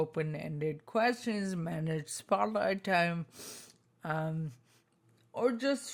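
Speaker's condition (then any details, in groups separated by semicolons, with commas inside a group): Spinocerebellar ataxia type 2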